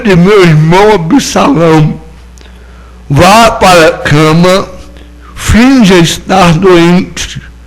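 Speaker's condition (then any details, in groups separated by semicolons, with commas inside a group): Cerebral palsy; no speech as child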